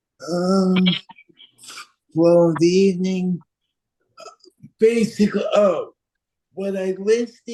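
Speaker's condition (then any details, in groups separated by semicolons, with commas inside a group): Cerebral palsy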